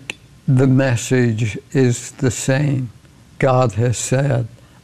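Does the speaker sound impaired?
Yes: ALS; progressive neurodegenerative disease causing loss of muscle control, initial prognosis 2 to 5 years; diagnosed over 10 years ago, beyond 11 years now.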